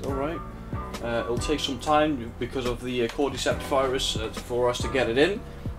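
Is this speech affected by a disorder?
No.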